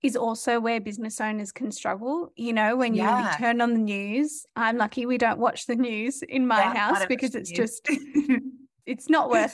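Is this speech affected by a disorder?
No.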